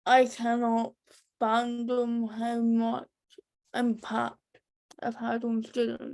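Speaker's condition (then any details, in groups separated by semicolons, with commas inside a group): Cerebral palsy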